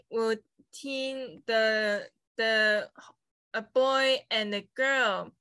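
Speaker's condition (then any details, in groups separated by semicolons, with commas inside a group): Aphasia; with coma mentioned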